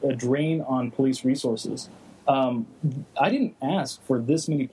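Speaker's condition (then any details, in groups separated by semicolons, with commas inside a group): No condition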